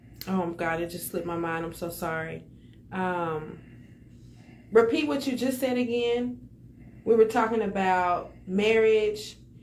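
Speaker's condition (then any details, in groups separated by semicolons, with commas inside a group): No condition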